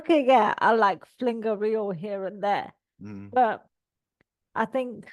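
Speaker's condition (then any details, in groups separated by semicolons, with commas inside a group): Cerebral palsy; all four limbs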